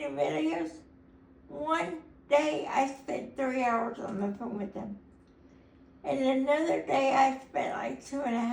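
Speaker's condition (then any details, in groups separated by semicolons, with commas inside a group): Cerebral palsy; able to talk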